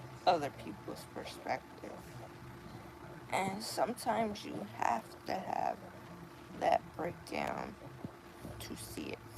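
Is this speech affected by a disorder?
Yes: cerebral palsy.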